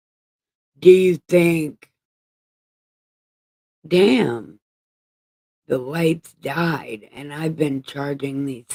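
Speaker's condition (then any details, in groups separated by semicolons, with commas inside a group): Brain injury; about 10 years after injury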